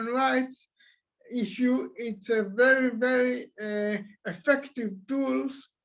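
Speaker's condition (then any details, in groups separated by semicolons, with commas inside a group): Cerebral palsy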